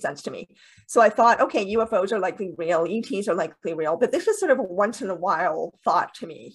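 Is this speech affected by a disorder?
Yes: deafness with cochlear implants; two cochlear implants, first implant 7 years ago, second implant surgery later.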